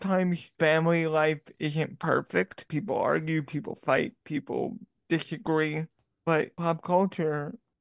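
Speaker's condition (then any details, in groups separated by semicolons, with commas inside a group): Spastic quadriplegic cerebral palsy; brain lesion from prematurity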